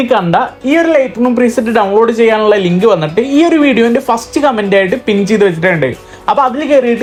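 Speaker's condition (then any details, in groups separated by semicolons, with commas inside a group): No condition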